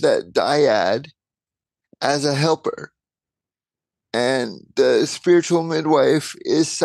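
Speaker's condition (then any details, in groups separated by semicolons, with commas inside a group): Cerebral palsy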